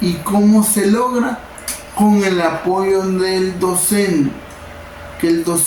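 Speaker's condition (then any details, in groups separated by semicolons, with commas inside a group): Cerebral palsy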